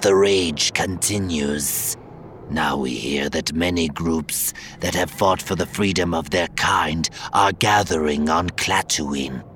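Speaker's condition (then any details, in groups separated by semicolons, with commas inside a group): No condition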